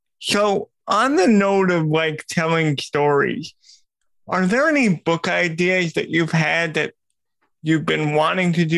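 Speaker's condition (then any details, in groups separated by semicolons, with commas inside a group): Cerebral palsy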